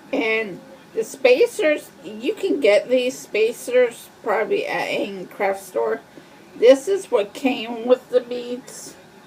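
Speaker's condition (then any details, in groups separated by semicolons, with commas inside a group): Cerebral palsy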